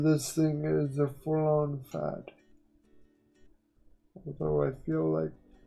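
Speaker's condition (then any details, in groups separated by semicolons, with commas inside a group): Quadriplegic cerebral palsy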